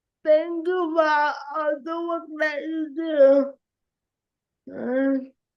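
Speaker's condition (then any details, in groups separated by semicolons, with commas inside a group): Cerebral palsy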